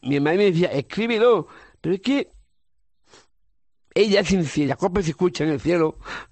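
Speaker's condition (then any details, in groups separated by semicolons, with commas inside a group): Down syndrome; congenital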